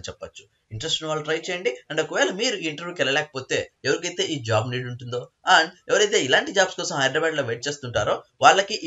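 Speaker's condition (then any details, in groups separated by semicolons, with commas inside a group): No condition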